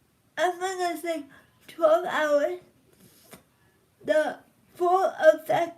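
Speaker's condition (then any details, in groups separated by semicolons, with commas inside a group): Cerebral palsy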